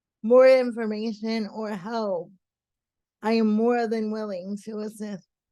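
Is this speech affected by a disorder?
Yes: cerebral palsy.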